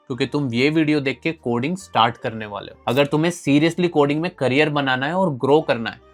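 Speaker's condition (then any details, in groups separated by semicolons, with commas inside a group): No condition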